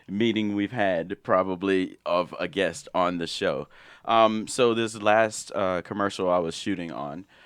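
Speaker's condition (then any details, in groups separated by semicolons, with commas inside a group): No condition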